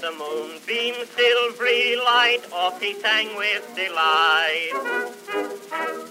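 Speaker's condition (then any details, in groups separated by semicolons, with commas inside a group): No condition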